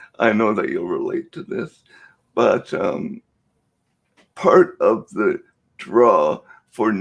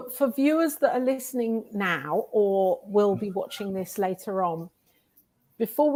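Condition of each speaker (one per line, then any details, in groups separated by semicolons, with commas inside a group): Cerebral palsy
No condition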